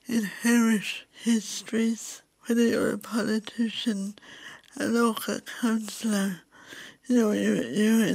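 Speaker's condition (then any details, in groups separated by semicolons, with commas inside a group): Cerebral palsy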